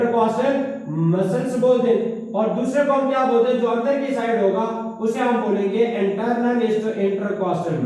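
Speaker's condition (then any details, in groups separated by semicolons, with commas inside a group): No condition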